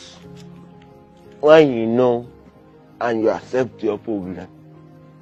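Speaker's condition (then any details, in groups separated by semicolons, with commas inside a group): Cerebral palsy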